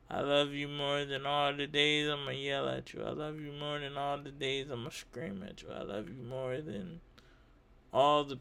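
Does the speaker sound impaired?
Yes: cerebral palsy; uses wheelchair.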